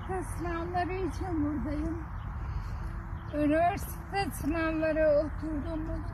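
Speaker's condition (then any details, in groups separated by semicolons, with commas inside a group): Friedreich's ataxia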